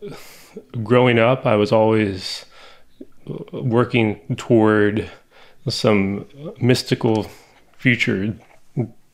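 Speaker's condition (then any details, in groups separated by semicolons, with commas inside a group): Stutter; speech therapy as a child; still stutters daily, never reached full fluency; very awkward, jagged speech by own description, unlike typical TV or radio speech; prolonged sounds, blocks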